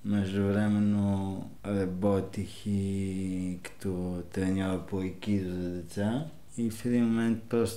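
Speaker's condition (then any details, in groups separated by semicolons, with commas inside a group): Cerebral palsy; oxygen loss at birth, stroke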